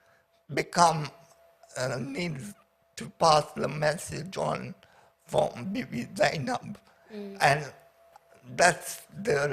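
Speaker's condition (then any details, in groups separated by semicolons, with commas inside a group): Paraplegia with essential tremor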